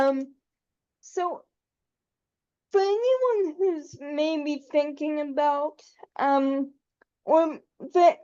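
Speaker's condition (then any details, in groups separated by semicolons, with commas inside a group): Cerebral palsy; quadriplegic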